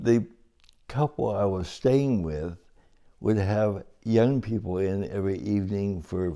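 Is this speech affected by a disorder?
Yes: cerebral palsy; from birth; able to hike.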